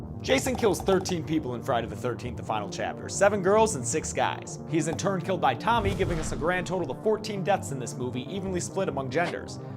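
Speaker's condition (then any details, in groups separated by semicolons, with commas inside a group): No condition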